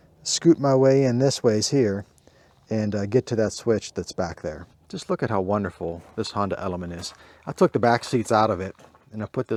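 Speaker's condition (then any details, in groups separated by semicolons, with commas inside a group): No condition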